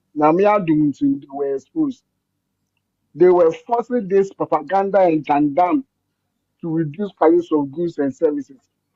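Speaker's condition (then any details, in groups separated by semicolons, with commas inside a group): No condition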